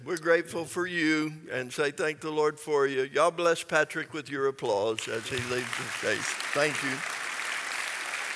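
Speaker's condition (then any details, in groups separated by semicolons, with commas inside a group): No condition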